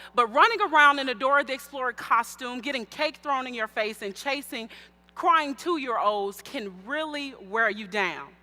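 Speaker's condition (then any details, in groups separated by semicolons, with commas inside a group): No condition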